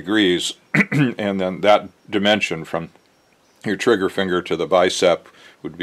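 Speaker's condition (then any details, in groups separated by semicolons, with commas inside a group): No condition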